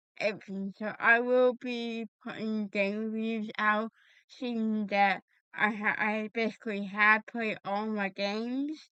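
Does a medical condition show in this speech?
Yes: cerebral palsy.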